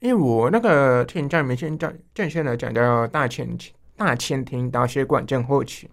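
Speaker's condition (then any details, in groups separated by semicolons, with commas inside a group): Hearing loss; hearing loss from enlarged vestibular aqueduct, long auditory-speech training with therapist 蘇心怡 into junior high, electronic hearing device; articulation clear enough, too fast, speeds up and loses breath when absorbed, heavy nasality, mistaken for overseas student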